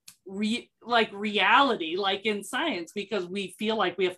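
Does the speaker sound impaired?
No.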